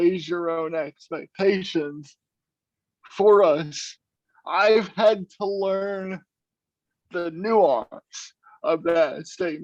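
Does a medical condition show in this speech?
Yes: cerebral palsy.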